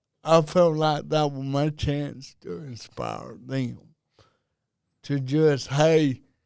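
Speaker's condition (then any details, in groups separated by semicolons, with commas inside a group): Cerebral palsy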